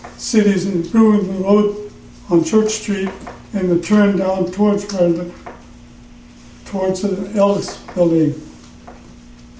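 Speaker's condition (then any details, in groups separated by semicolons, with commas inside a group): Parkinson's; trouble in the throat when speaking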